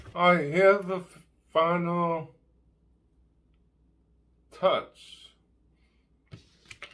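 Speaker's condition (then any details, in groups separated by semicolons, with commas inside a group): Ataxic cerebral palsy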